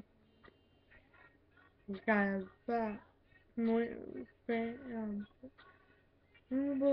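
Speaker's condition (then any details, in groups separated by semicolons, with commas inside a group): Cerebral palsy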